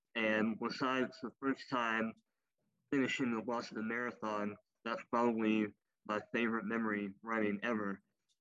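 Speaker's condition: Cleft lip and palate, popliteal pterygium syndrome

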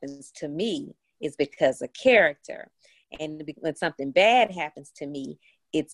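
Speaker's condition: No condition

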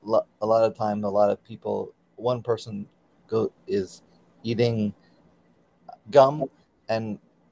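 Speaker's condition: Aphasia after stroke; stroke with aphasia as complication of heart surgery, adult onset, early on could only say Michael; speaks not normally but close, hard to communicate

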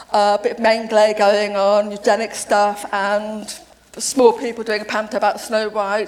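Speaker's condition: Deafness; deaf since age seven

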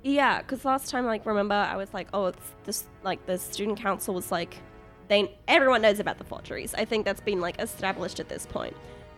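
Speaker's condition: No condition

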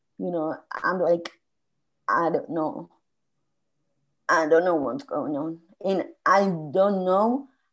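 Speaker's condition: Spasmodic dysphonia; voice not natural

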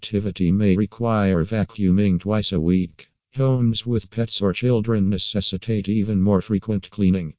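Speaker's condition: No condition

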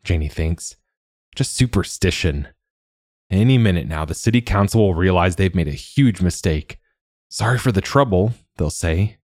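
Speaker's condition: No condition

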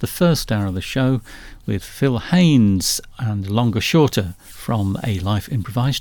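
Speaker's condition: No condition

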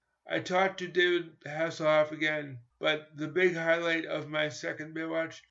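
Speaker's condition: Cerebral palsy; spastic type, from spinal meningitis, born two months premature, present from birth, stiff tight involuntary muscles, mainly legs; stuttered about 10 seconds during a past phone call

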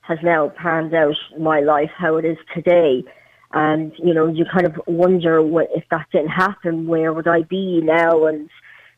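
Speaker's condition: Cleft palate; congenital

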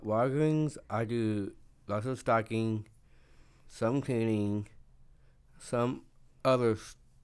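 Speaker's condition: Down syndrome; present from birth, extra chromosome

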